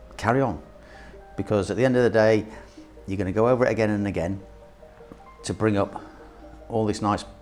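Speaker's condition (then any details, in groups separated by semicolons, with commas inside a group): No condition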